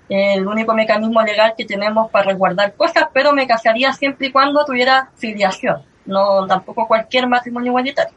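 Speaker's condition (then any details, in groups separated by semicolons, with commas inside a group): Cleft lip and palate; fissure present in kindergarten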